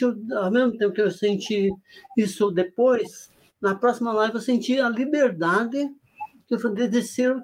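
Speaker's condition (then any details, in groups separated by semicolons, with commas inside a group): Parkinson's disease; Parkinson's disease diagnosed 17 years ago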